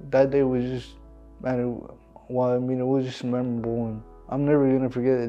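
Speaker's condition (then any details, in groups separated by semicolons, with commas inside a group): Cerebral palsy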